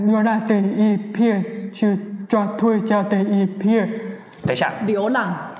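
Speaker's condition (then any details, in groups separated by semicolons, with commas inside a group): Hearing impairment; speech not very clear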